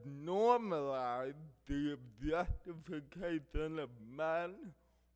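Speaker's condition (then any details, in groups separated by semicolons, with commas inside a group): Cerebral palsy; affects hearing and speech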